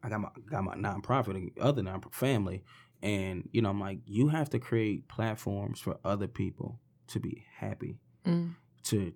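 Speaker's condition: No condition

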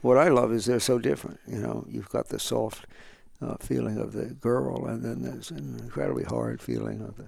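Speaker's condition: Parkinson's; on medication under Dr. Fawn

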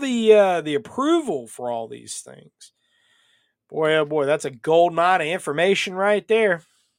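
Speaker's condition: No condition

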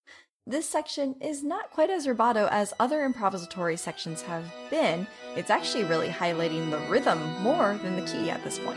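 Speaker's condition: No condition

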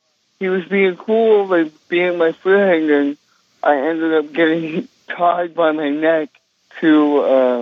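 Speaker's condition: Cerebral palsy; speech affected in childhood, countless speech therapy sessions, now speaks as heard today

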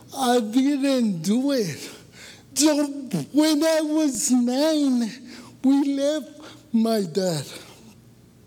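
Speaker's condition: Cerebral palsy; voice affected, voice described as a curse

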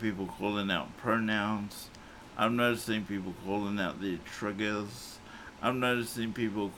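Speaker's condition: Cerebral palsy; morphine not allowed after it

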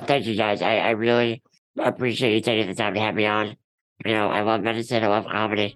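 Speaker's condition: Ullrich congenital muscular dystrophy; from birth, collagen 6a3 mutation, floppy hands and feet, diagnosed at 4, type found at 25; needs daily help with dressing, grooming and bathing

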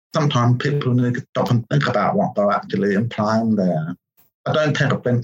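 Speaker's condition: Profound deafness, born deaf

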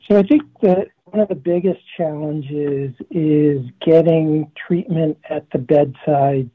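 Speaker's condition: No condition

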